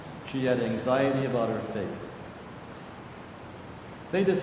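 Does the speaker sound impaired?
No.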